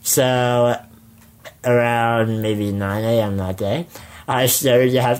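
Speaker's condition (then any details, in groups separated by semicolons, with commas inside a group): Spinal muscular atrophy; congenital, muscles waste away with age, wheelchair for most of life; hands talking over to cousin mid-interview to give jaw a break; jaw tires with prolonged speaking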